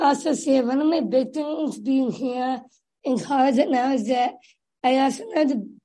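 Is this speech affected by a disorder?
Yes: Down syndrome; developmental disability from birth, differences in fine and gross motor skills and living independently.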